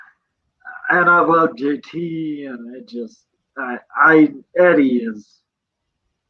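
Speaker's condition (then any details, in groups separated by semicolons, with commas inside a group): Cerebral palsy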